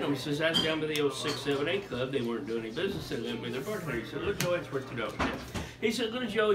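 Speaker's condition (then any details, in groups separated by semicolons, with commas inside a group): No condition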